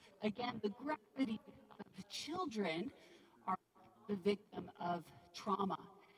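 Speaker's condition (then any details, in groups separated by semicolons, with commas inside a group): No condition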